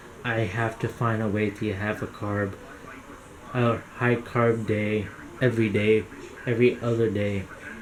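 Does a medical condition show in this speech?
Yes: cerebral palsy.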